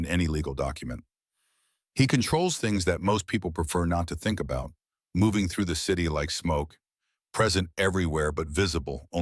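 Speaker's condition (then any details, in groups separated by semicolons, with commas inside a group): No condition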